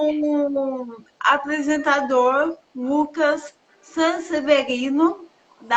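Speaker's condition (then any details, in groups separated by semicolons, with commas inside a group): Cerebral palsy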